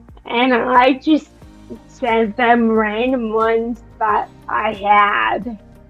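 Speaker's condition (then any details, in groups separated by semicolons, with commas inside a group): Friedreich's ataxia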